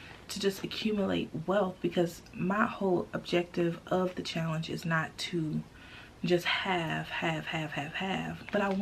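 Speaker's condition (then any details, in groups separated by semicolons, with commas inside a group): No condition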